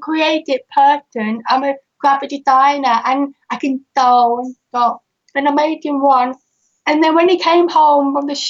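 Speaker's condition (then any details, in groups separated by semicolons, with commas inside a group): Deafness with cochlear implant; cochlear implant for about 10 years; relies on lip reading to understand others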